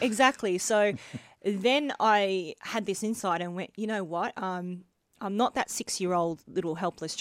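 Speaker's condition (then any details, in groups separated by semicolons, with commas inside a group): Bilateral cleft lip and palate; lip and palate did not fuse before birth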